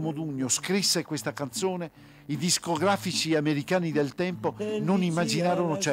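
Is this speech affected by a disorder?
No.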